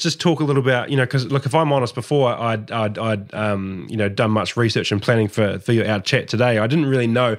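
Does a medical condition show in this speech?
No.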